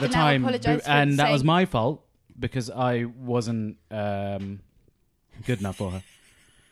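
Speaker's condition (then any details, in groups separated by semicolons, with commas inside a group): No condition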